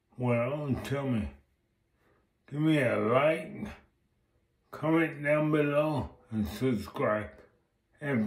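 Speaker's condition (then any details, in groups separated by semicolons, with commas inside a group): Multiple sclerosis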